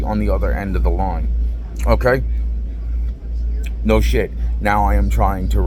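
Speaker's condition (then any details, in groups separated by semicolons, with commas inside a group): No condition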